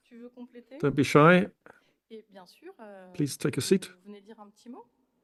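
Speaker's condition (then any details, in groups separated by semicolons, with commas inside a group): No condition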